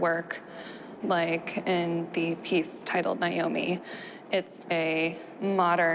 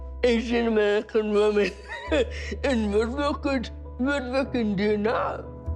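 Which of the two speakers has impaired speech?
The second: cerebral palsy; from birth, deaf in both ears; speech therapy by age four.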